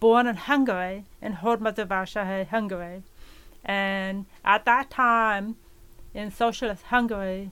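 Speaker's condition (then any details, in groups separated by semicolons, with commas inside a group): Profound deafness; profoundly deaf since earliest memory, legally blind from early 20s, 10% peripheral vision left; relies on lip reading, knows some sign language but rarely uses it; learned to speak with speech therapist help, therapy in elementary and high school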